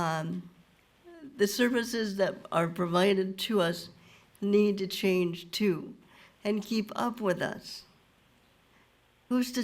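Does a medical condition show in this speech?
Yes: cerebral palsy; since birth; 50 years old.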